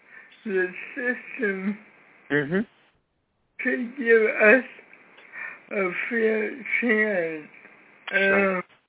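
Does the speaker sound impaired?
Yes: cerebral palsy, severe; cannot talk well since childhood.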